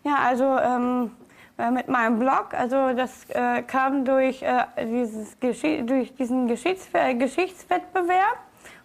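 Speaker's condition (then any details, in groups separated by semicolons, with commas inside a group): Down syndrome; food refusal in childhood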